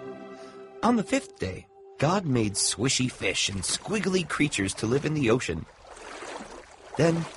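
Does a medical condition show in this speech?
No.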